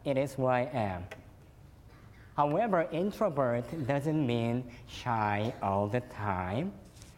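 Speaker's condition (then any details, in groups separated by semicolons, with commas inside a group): Cleft lip and palate; fed formula and cow milk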